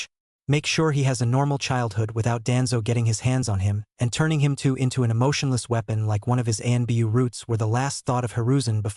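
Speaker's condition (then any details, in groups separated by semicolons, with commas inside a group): No condition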